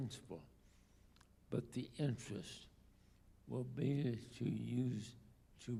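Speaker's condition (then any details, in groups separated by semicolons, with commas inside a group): ALS; diagnosed about two years ago, late onset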